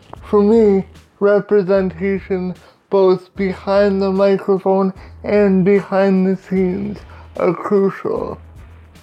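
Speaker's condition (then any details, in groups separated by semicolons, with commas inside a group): Cerebral palsy; power wheelchair user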